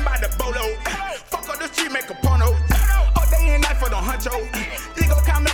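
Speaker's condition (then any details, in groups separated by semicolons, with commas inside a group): No condition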